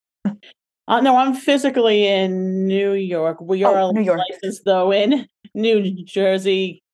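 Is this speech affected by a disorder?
Yes: stuttering; stuttering from age four, father stuttered, older daughter stuttered then stopped, intensive therapy in 20s; adult, learned speaking techniques; very severe when young, severe in early adulthood, frequent vocal cord blocks, hard time communicating; here prolonged sounds, blocks.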